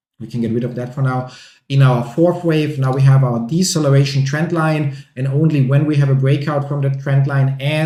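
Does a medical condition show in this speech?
No.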